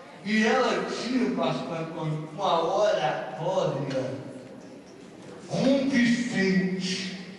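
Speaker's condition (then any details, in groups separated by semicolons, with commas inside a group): Cerebral palsy; no speech as child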